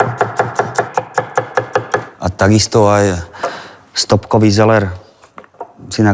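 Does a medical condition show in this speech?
No.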